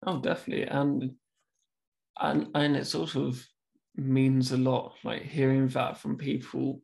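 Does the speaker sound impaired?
Yes: stammer; pre-thinks every sentence, swaps in stammer-friendly words, mild at TEDx talk with brief pauses, two-syllable repetitions; here repeated sounds.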